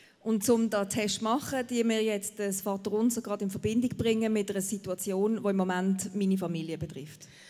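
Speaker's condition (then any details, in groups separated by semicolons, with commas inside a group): No condition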